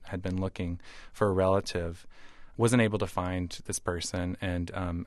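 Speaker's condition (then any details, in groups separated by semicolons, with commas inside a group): No condition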